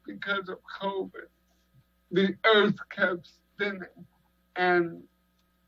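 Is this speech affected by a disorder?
Yes: cerebral palsy; 37 years, long-term care.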